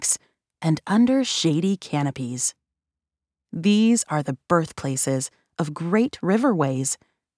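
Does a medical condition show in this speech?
No.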